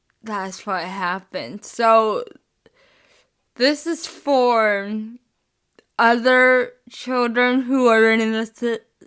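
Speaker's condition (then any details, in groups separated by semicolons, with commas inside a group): Spastic cerebral palsy, mixed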